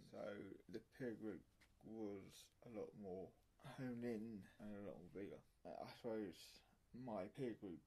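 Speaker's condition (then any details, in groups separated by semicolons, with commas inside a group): Cerebral palsy, mild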